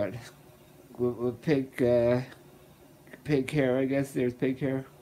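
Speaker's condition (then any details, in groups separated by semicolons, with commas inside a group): Muscular dystrophy, Duchenne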